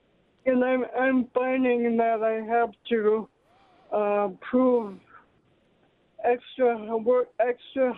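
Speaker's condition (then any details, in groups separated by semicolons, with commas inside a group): Cerebral palsy; mild cerebral palsy, diagnosis known to parents at age 13, not told until 20s; now mild hearing loss; speech affected by cerebral palsy, audible in current speaking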